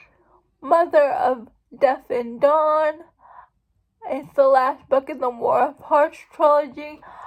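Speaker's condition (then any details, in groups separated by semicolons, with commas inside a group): Cerebral palsy; uses wheelchair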